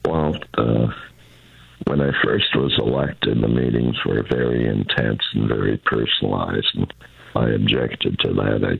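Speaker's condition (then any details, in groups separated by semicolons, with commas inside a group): Throat cancer; five bouts of cancer, most recent throat cancer, lacks energy since fifth bout; recovered, ongoing throat trouble, taste trouble; voice affected by throat cancer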